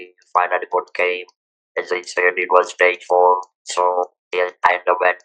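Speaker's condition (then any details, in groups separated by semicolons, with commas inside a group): Throat cancer, electrolarynx user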